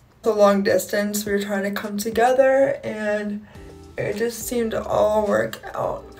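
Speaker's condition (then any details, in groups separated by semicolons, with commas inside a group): Cerebral palsy; present from birth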